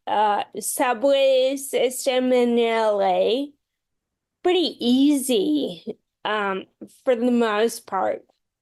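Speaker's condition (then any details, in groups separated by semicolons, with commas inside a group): Friedreich's ataxia; progressive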